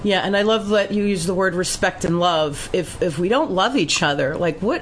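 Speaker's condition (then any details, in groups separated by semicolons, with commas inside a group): No condition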